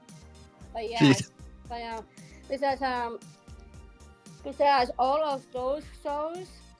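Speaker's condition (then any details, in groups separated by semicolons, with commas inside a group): Down syndrome; present from birth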